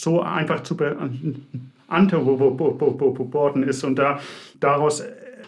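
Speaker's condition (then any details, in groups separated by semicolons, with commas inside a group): Stuttering; developmental, lifelong, possibly inherited, father stuttered, brother fluent, logopedic speech therapy, constant since second grade; blocks, nearly three minutes to speak greeting, not always looking at listener; repeated sounds, prolonged sounds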